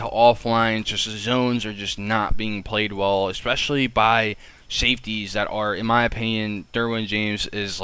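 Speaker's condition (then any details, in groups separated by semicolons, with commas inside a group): No condition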